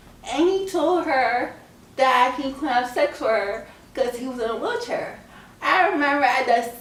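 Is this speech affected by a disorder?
Yes: cerebral palsy.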